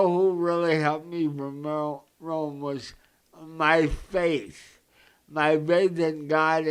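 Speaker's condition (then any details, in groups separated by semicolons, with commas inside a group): Cerebral palsy; present from birth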